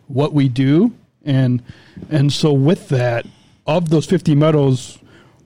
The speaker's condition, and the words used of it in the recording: None; typical speech.